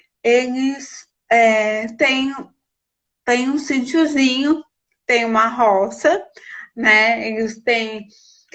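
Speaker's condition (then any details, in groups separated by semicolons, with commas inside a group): Cerebral palsy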